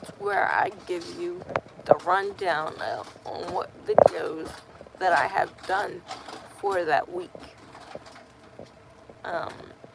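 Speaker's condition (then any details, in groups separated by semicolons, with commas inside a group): Cerebral palsy; sounds out of breath after therapy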